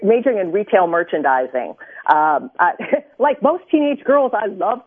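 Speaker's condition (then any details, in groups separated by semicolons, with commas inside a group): No condition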